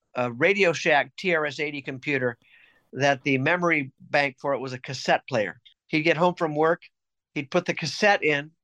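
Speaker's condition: No condition

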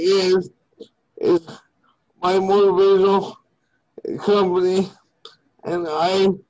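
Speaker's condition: Cerebral palsy; speech impairment, some listeners may not understand, hosts find speech clear

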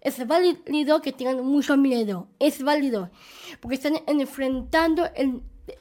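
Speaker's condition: Down syndrome; present from birth

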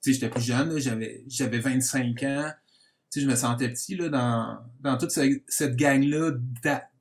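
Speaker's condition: Stuttering; stuttering since birth, described as genetic, present while growing up; stutters less as acceptance and understanding grow, better control of stuttering; repeated sounds, repeated words

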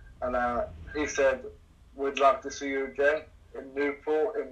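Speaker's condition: Cerebral palsy; cerebral palsy affecting all limbs

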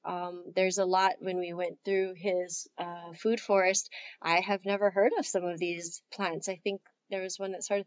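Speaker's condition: No condition

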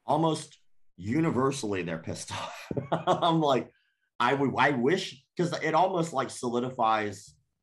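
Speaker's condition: Cleft lip and palate

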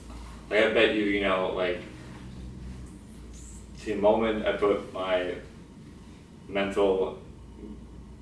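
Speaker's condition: Stutter; stutter noticed around fourth or fifth grade, mother also stuttered, speech therapist at outpatient clinic at about 16; mindfulness practice, anxious on podcast; hard blocks on words, fluent when alone, swearing or singing, stuttering now; repeated sounds

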